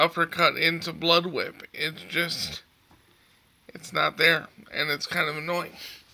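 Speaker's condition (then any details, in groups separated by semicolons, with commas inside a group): Cerebral palsy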